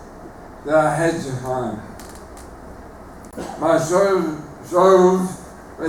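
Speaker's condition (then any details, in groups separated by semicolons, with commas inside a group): Motor neuron disease; terminal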